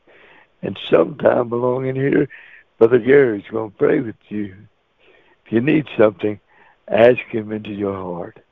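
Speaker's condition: Cerebral palsy; wheelchair user

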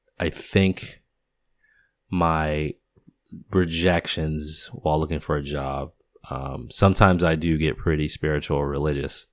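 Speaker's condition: No condition

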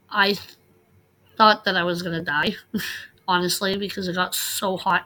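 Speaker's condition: Cleft lip and palate; nasal air restriction

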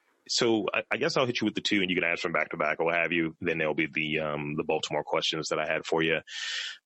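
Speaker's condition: No condition

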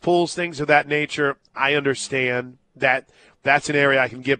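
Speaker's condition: No condition

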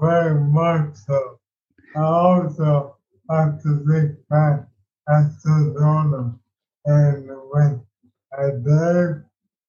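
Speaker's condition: ALS

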